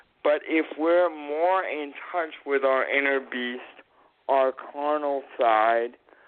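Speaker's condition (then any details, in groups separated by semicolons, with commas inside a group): Cerebral palsy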